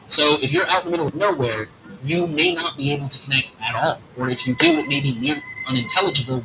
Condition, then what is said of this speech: No condition.